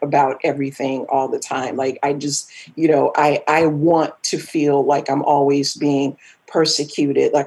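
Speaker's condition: No condition

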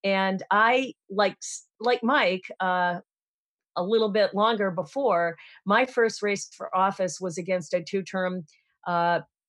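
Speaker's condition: No condition

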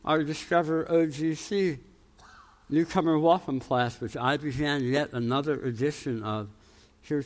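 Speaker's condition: Tongue cancer, jaw reconstruction

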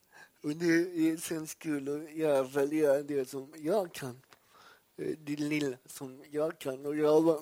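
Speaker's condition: Cerebral palsy; struggled with self-care as a child

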